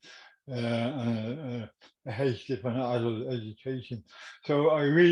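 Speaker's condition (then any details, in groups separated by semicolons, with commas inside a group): Cerebral palsy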